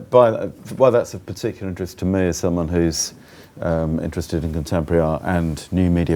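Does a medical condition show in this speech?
No.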